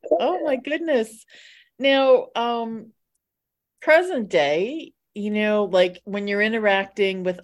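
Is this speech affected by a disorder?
No.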